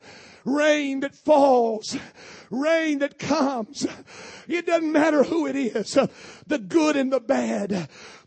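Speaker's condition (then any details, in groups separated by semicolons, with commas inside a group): No condition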